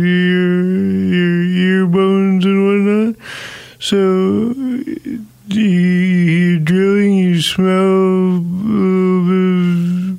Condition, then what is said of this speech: Parkinson's disease. So I have altered the speed of his voice by about 5% to be sure that we can hear his important story.